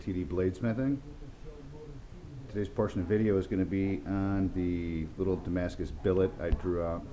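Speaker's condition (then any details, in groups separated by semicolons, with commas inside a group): No condition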